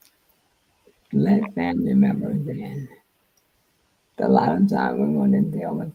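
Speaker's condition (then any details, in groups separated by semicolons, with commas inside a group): Multiple sclerosis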